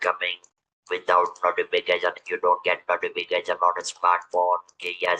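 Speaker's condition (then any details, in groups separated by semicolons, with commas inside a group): Throat cancer, electrolarynx user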